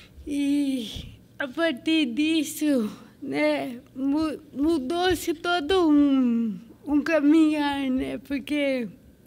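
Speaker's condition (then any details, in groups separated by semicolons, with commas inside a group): Cerebral palsy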